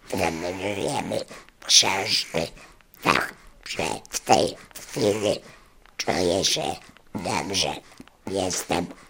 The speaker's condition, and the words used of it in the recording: Laryngectomy. Jest też właśnie po laryngektomii i nauczyła się pięknie mówić.